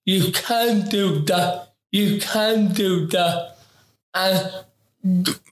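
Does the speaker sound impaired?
Yes: ataxic cerebral palsy; affects coordination, movement, posture and balance; affects talking.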